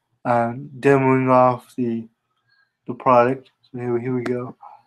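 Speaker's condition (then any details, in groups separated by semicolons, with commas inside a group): Spastic quadriplegia cerebral palsy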